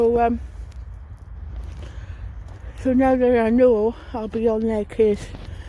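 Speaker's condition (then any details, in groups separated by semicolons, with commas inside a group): Tongue cancer, partial glossectomy; speaking slightly differently since tongue surgery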